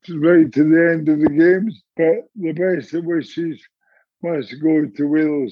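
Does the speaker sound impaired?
Yes: motor neurone disease; about 4.5 years in, arm weakness, cannot brace with arms when falling.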